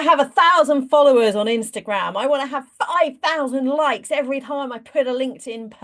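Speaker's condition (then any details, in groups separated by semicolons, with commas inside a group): No condition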